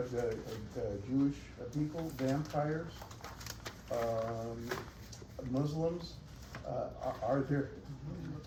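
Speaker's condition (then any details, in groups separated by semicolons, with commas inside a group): No condition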